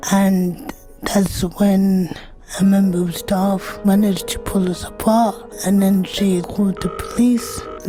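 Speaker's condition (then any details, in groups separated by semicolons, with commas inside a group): Cerebral palsy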